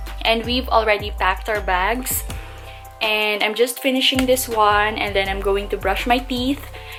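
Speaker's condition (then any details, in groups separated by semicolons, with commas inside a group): No condition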